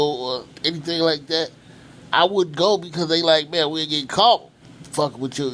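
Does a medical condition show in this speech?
Yes: cerebral palsy; from birth.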